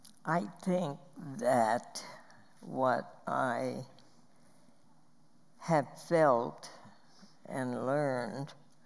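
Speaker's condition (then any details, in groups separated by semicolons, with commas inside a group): Spasmodic dysphonia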